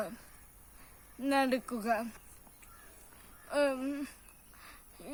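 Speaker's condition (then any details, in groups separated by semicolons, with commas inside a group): Cerebral palsy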